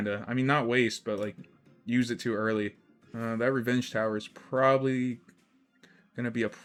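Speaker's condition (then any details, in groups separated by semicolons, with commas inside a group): No condition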